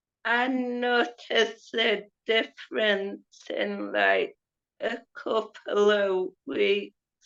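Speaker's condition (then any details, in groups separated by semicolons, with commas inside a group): Cerebral palsy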